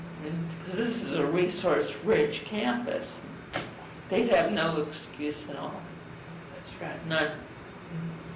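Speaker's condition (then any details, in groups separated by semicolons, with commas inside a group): Cerebral palsy; from birth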